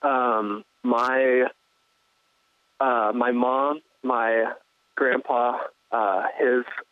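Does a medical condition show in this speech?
Yes: stuttering; childhood-onset stuttering, mother, grandfather, great-uncle, brother stutter, therapy with several speech therapists until 15-16, then stopped; persistent adult stuttering, stutters in everyday situations such as ordering coffee at Starbucks; stutters on own name, stutters openly; here repeated sounds, prolonged sounds, blocks.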